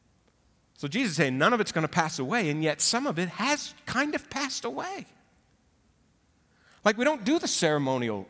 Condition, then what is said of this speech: None; typical speech.